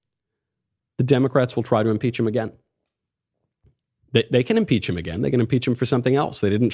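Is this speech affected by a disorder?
No.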